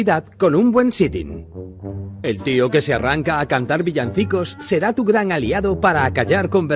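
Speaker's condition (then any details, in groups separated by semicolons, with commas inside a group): No condition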